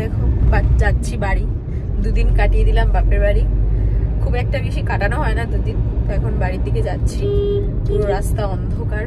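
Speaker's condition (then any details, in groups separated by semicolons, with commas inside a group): No condition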